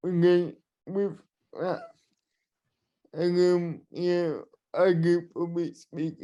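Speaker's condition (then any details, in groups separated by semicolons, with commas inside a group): Cerebral palsy, spastic and dyskinetic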